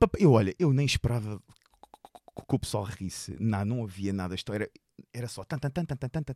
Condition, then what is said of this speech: Stuttering. Não num ambiente igual a este, que isto não é a minha maneira normal de estar a falar.